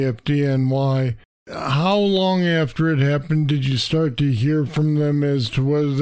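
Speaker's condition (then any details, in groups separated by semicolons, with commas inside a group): Parkinson's disease; deep brain stimulators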